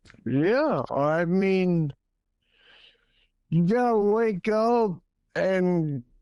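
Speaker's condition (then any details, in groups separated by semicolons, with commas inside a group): Primary progressive multiple sclerosis; dysphagia affecting voice, slowed slurred speech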